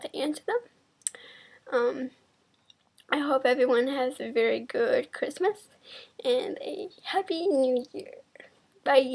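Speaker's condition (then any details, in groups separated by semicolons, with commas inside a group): Cerebral palsy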